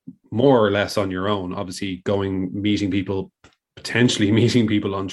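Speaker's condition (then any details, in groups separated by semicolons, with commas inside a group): No condition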